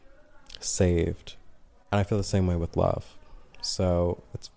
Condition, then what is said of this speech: None; typical speech.